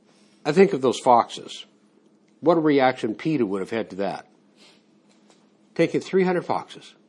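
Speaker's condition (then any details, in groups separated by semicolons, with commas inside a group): No condition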